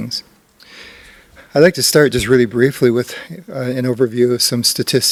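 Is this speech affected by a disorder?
No.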